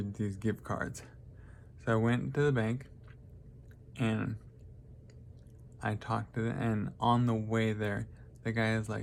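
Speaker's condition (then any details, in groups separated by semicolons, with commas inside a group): Traumatic brain injury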